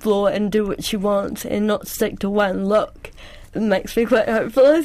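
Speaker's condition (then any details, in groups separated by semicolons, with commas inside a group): Cerebral palsy; cerebral palsy since childhood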